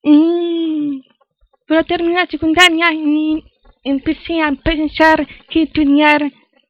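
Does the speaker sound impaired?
Yes: deafness; cochlear implant at age 11 by own choice, secondary school without interpreter.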